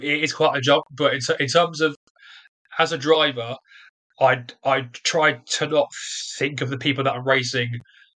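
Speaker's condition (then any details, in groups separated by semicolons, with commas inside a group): Stutter; developmental, onset early childhood, lifelong, more severe during trial, barely able to speak first six months in prison; stutters during this interview; ignores disfluencies and keeps talking, media presence trained as main focus; repeated words, prolonged sounds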